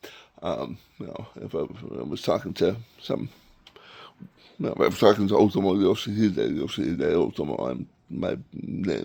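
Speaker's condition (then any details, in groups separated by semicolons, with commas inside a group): Tongue cancer surgery, tongue graft; glossectomy, tongue cancer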